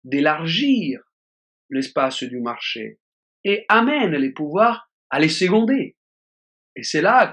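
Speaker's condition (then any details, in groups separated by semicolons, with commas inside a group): No condition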